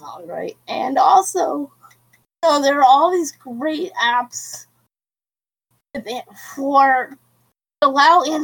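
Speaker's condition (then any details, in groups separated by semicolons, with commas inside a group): Cerebral palsy; quadriplegic, wheelchair user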